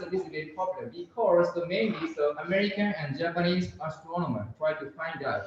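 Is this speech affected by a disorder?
No.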